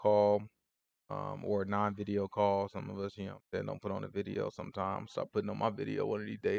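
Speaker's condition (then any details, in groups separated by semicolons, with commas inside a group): No condition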